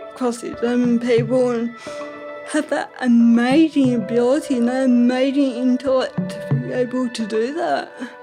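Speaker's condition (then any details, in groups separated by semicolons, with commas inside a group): Ataxic cerebral palsy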